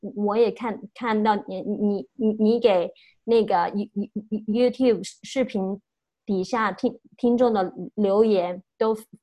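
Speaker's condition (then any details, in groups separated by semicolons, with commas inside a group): Stuttering; since childhood, not yet overcome, may never overcome; still stutters; no stuttering when talking to self, stutters when talking with others; repeated sounds, repeated words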